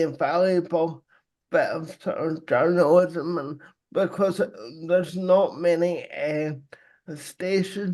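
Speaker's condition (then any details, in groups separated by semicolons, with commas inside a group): Cerebral palsy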